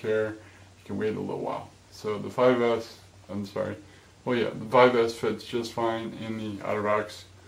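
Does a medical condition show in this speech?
Yes: cerebral palsy; affects gait and walking.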